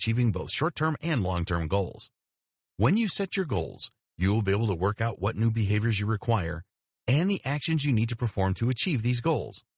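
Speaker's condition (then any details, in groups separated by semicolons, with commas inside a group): No condition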